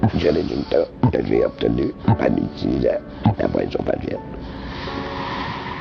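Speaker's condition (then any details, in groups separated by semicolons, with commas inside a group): Laryngectomy; electrolarynx or voice prosthesis, stoma occluded to speak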